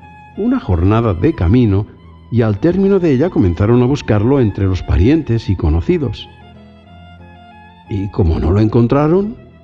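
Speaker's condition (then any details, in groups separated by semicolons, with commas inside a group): No condition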